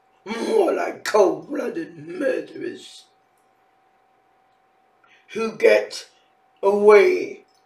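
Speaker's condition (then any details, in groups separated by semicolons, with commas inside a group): Facial palsy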